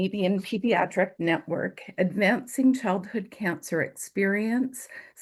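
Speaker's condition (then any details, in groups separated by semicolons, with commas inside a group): No condition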